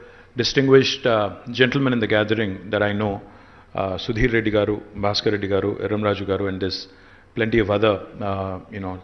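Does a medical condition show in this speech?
No.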